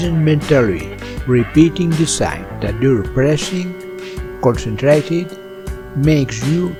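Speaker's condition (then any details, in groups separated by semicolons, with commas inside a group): No condition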